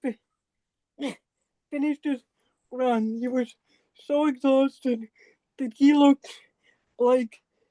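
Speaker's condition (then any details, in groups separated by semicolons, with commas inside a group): Cerebral palsy; walks a little, high energy cost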